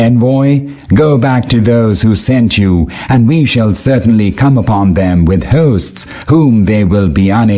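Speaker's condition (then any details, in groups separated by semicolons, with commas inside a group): No condition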